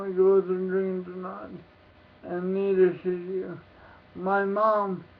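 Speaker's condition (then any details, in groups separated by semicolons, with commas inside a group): Cerebral palsy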